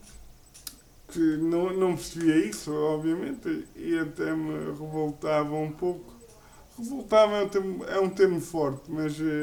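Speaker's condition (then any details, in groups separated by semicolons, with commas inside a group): Cerebral palsy; uses a wheelchair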